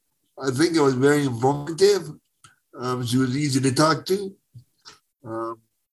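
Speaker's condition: Cerebral palsy, spastic

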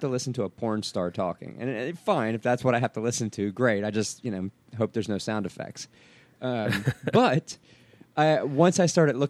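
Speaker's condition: No condition

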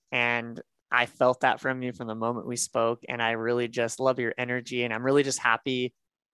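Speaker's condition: Cleft palate and lip; congenital cleft lip and palate

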